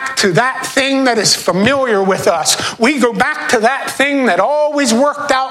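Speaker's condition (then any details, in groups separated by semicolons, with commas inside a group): No condition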